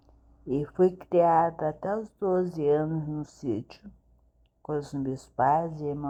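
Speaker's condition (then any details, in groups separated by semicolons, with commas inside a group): Cerebellar ataxia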